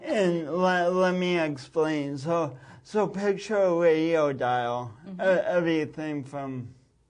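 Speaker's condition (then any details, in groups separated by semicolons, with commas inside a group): Speech impediment from birth oxygen loss; pronounced speech impediment since birth, distinguished one-of-a-kind unique accent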